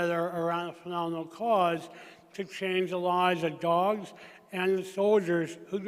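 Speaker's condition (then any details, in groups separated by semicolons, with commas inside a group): Traumatic brain injury; emergency tracheotomy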